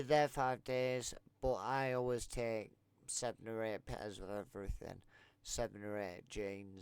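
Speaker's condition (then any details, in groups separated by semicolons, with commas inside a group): Multiple sclerosis; affects legs; legs weak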